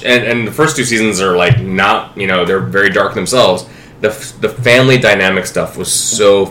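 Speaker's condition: No condition

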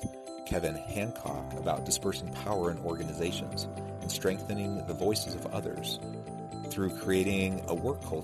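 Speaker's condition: No condition

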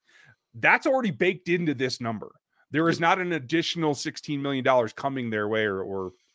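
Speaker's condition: No condition

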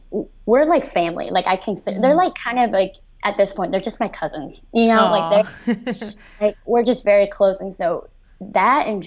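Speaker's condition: Cleft lip and palate, severe

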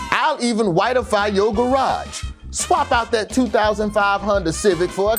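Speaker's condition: No condition

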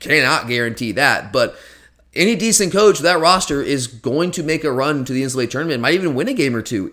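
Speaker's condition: No condition

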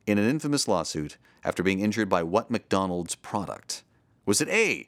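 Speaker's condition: No condition

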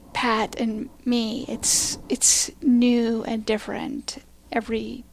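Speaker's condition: Aphasia; onset about 6 years ago

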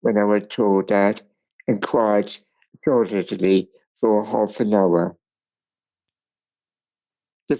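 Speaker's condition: Cerebral palsy; speech impairment

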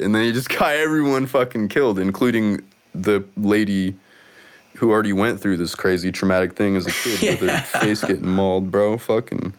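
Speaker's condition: No condition

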